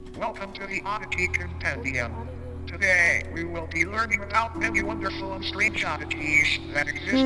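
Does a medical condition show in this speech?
No.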